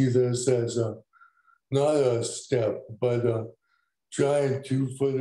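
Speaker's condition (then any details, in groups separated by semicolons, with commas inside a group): ALS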